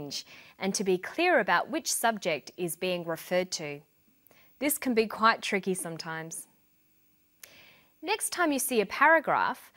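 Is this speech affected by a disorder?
No.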